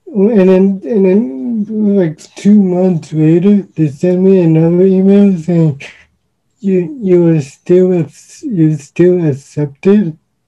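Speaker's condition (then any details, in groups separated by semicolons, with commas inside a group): Cerebral palsy; uses wheelchair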